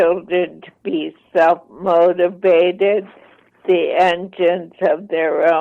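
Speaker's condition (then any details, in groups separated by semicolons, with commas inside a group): ALS, mild; voice slightly impaired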